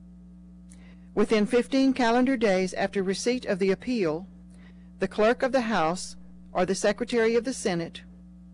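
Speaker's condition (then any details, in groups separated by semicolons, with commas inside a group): No condition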